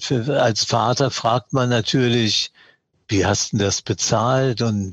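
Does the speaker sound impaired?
Yes: Parkinson's disease; long attributed to stage fright.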